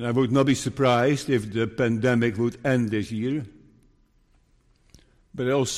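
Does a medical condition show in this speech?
Yes: Parkinson's disease; very slow progression per neurologist.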